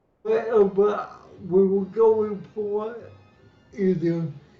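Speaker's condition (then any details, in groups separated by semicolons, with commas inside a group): Cerebral palsy; lifelong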